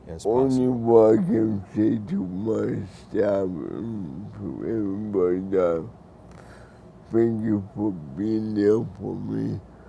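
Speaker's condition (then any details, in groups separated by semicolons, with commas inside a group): Cerebral palsy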